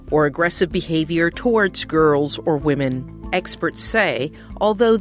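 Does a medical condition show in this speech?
No.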